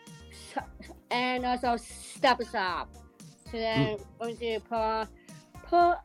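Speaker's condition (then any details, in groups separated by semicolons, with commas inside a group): Down syndrome; present from birth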